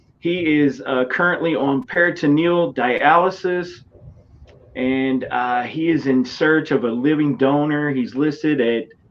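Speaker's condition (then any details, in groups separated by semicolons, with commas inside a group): No condition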